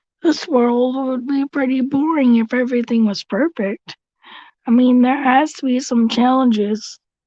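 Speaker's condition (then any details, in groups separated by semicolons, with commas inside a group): Cerebral palsy; since birth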